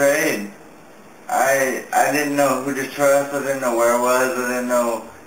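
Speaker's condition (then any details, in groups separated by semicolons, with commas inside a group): Traumatic brain injury; needs prompting to breathe while talking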